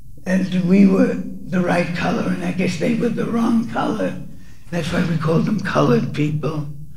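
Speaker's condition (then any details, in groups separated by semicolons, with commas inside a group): Parkinson's; forgets names while speaking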